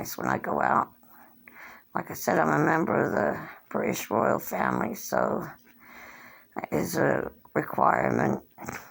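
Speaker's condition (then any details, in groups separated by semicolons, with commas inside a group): Cerebral palsy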